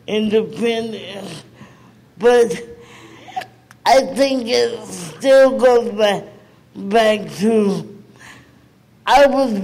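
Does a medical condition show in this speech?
Yes: cerebral palsy; never received needed therapy; age 49.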